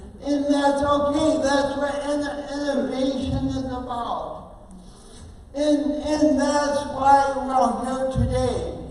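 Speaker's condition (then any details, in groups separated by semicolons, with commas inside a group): Oxygen-related condition, speech impairment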